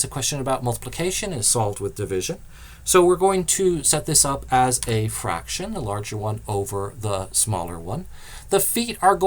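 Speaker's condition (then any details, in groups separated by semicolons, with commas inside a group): No condition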